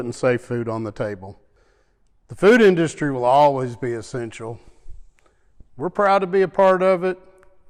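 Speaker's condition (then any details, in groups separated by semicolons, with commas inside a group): No condition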